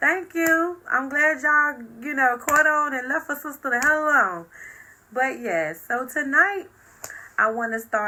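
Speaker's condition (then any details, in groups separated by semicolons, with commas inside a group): No condition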